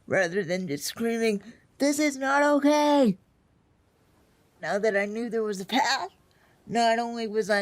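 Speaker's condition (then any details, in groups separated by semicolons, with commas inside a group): Spastic quadriplegic cerebral palsy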